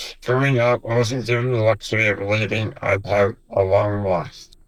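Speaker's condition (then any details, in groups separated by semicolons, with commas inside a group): Duchenne muscular dystrophy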